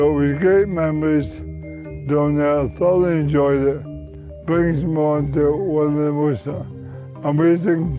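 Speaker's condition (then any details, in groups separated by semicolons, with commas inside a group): Motor neuron disease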